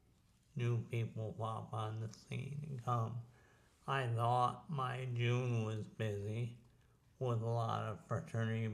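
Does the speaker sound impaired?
Yes: ALS; terminal, crippling disease; doctors estimate less than 12 months to live, declining tracheotomy, may soon need full-time breathing support; some speaking ability already lost.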